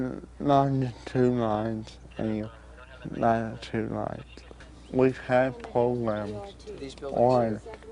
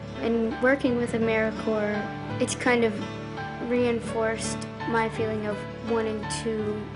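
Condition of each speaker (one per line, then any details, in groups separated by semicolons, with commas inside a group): Cerebral palsy
No condition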